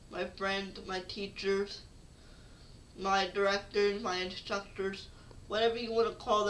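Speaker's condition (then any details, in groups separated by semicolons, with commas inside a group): Cerebral palsy; affects speech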